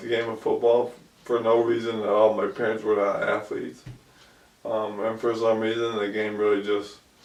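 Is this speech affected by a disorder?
Yes: ALS; about 2 years since onset.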